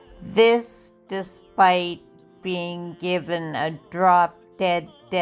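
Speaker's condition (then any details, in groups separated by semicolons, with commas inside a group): Multiple sclerosis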